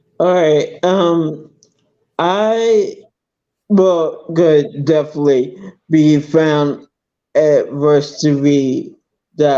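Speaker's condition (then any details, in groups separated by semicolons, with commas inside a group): Multiple sclerosis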